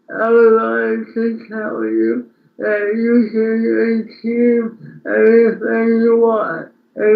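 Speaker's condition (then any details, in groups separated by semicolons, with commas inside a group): Speech impairment after birth surgery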